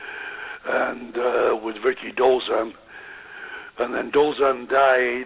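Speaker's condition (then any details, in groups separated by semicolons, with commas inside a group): Voice box damage after neck operation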